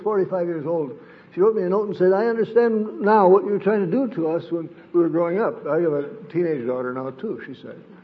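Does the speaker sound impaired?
Yes: Parkinson's disease; diagnosed while wife was dying of cancer, lost balance and body coordination; sleep disrupted, wakes around 3 am unable to return to sleep.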